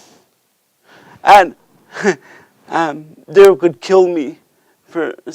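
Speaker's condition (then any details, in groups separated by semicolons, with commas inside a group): Cerebral palsy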